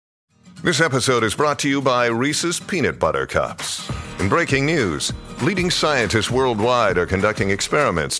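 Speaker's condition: No condition

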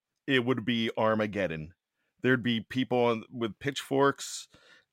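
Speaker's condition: No condition

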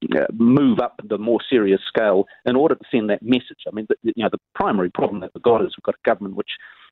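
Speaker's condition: No condition

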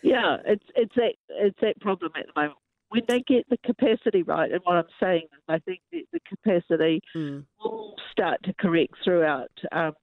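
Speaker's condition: No condition

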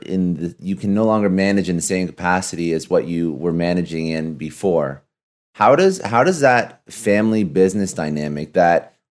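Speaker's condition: No condition

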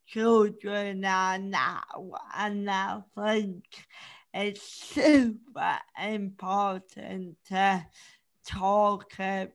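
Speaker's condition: Cerebral palsy; since childhood

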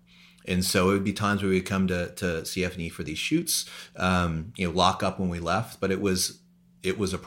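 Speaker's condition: No condition

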